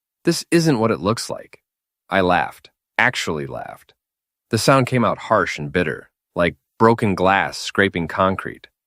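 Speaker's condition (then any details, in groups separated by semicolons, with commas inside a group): No condition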